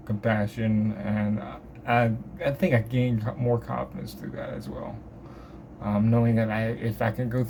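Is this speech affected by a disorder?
Yes: cerebral palsy.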